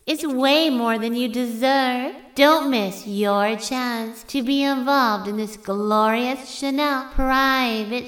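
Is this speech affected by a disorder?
No.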